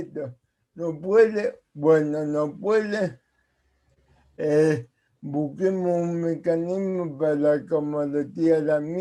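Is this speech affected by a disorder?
Yes: cerebral palsy.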